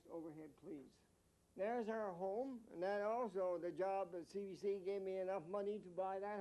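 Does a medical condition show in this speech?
Yes: mild cerebral palsy.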